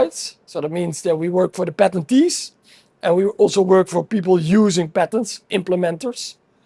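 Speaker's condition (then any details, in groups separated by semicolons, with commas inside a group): No condition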